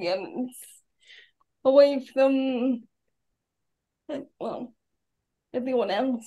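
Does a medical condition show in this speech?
Yes: cerebral palsy.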